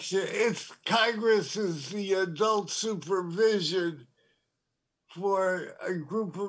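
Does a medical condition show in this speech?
Yes: Parkinson's disease; tremor.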